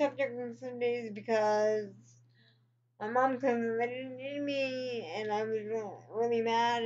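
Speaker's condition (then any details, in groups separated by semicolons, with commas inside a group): Cerebral palsy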